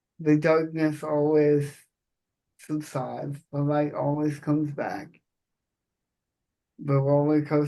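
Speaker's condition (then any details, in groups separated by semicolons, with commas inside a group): Cerebral palsy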